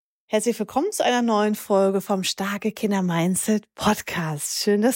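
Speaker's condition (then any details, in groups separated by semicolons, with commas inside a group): No condition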